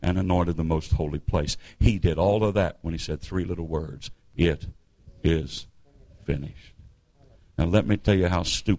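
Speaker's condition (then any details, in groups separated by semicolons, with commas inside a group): No condition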